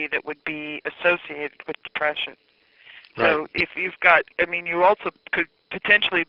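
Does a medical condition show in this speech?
No.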